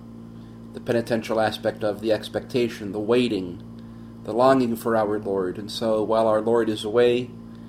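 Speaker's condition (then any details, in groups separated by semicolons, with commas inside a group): No condition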